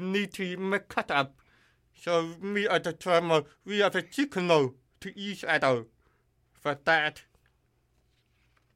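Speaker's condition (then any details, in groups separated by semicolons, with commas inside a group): Deafness; needs others' feedback on loudness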